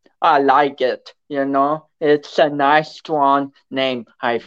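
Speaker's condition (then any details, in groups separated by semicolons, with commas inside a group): Cerebral palsy; affects speech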